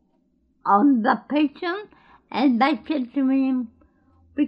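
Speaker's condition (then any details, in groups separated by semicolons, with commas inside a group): Cerebral palsy; born in Greece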